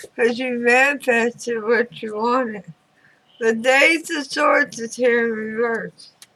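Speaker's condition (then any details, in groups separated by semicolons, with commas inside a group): Throat cancer radiation damage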